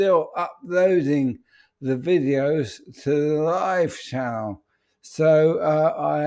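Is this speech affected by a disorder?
Yes: ALS; speech.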